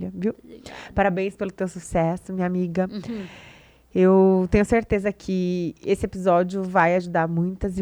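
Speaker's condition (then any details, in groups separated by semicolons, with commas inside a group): No condition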